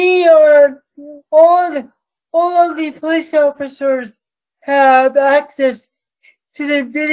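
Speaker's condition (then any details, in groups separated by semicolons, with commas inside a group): Cerebral palsy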